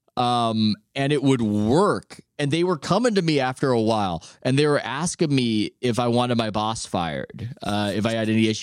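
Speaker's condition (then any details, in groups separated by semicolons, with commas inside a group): No condition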